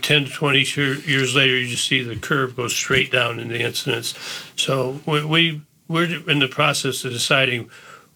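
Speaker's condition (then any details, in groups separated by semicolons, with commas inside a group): Parkinson's disease; first symptom hand cramping while still broadcasting, diagnosed about 11 years ago, progressive over years; later stage with drooling; once could not speak on live tv, diagnosed 2 days later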